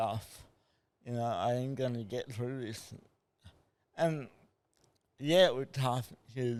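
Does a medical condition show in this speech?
Yes: cerebral palsy.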